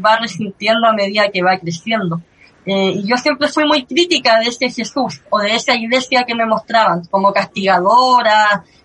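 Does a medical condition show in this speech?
Yes: cleft lip and palate; since early childhood.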